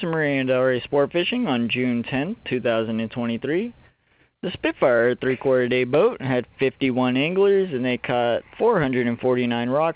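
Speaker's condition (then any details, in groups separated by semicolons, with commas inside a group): No condition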